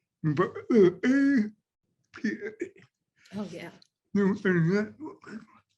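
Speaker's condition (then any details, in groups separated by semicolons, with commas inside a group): Vocal dystonia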